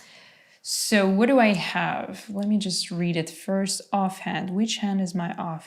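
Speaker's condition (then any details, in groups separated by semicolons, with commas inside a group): No condition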